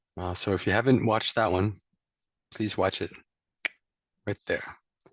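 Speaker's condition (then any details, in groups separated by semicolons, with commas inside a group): No condition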